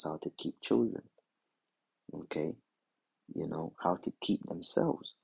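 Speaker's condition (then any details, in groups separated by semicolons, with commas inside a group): No condition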